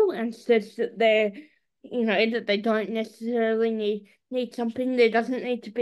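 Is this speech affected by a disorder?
Yes: cerebral palsy.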